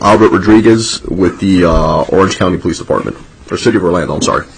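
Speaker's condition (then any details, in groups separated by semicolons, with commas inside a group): No condition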